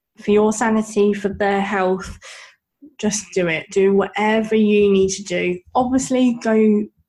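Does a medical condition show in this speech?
Yes: bilateral cleft lip and palate; congenital.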